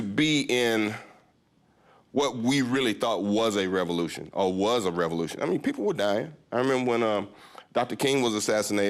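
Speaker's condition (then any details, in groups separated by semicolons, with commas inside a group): No condition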